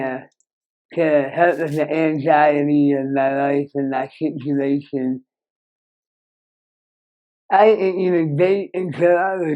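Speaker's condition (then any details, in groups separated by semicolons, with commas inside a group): Moebius syndrome; severe nerve damage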